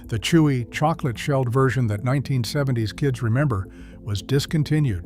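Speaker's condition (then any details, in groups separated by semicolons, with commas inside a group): No condition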